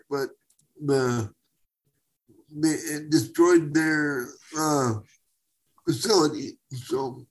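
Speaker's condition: Cerebral palsy, spastic

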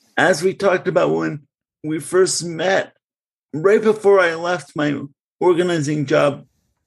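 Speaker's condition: Cerebral palsy; congenital cerebral palsy

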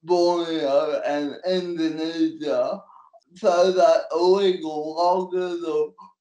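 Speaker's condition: Cerebral palsy; NDIS support worker for transport

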